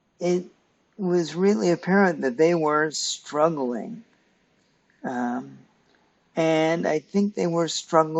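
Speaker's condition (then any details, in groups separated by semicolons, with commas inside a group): Cerebral palsy; stiff muscles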